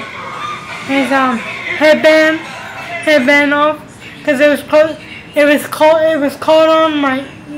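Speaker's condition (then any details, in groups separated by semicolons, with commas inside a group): Cerebral palsy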